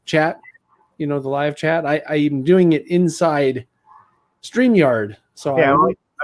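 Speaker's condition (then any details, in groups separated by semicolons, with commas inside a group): No condition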